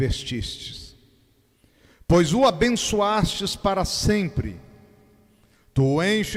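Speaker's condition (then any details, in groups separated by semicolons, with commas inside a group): No condition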